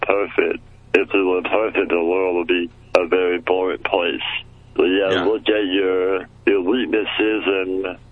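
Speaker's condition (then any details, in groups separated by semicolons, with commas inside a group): Muscular dystrophy; childhood onset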